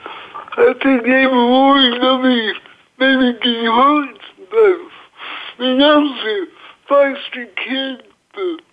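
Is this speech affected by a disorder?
Yes: cerebral palsy.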